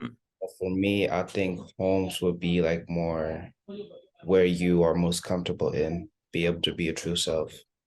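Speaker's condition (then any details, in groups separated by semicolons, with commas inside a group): No condition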